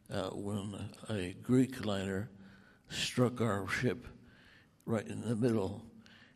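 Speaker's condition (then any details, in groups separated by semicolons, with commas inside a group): Parkinson's; over 14 years since onset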